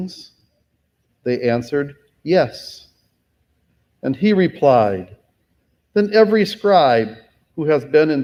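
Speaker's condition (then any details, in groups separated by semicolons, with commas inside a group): No condition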